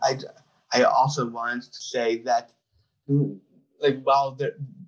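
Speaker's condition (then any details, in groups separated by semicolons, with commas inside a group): Down syndrome; called very articulate by host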